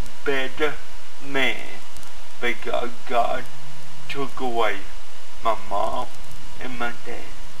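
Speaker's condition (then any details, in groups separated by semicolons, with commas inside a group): Cerebral palsy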